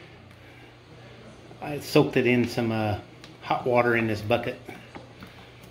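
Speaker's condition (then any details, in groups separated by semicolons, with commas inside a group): No condition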